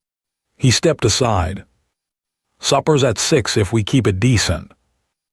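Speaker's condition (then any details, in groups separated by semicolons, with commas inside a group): No condition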